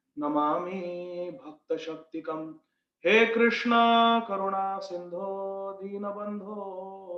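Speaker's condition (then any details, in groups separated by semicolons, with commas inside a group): No condition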